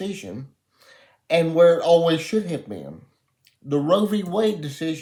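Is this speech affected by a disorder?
Yes: cerebral palsy; reports speaking clearly.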